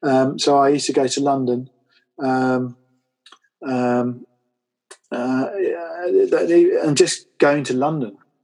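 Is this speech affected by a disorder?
Yes: aphasia and apraxia after stroke; aphasia and apraxia from stroke at age 50, one-sided arm and leg weakness; about eight years post stroke, home speech therapy every two days four months, later NHS therapist; trouble getting words out, intelligence intact, early on only yes, no and swear words.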